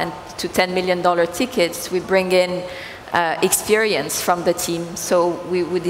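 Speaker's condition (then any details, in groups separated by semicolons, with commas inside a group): No condition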